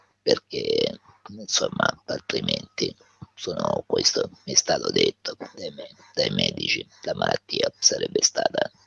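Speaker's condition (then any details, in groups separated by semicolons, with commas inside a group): Laryngectomy; head and neck tumour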